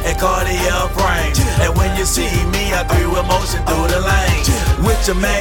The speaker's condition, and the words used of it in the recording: No condition.